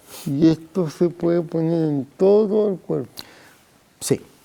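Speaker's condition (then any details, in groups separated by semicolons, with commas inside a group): Cerebral palsy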